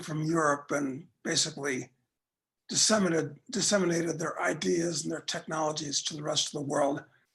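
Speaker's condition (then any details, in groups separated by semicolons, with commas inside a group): No condition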